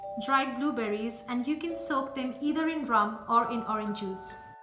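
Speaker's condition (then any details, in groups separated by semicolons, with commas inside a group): No condition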